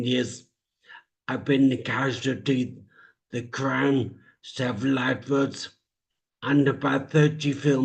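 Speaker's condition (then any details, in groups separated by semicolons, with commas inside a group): Traumatic brain injury; accident, part of skull removed and replaced, coordination, speech; 21 years since injury, speech still improving; early tracheostomy, later virtually unintelligible, still difficult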